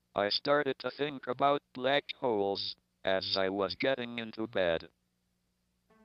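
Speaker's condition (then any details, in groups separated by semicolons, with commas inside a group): ALS, speech-generating device; given 2.5 years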